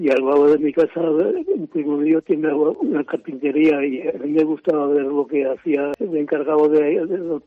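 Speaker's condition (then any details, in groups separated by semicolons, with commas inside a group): Parkinson's disease; Parkinson's disease diagnosed six months after retirement, a brain disorder affecting movement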